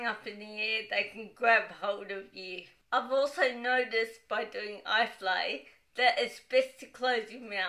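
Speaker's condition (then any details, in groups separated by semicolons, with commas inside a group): Cerebral palsy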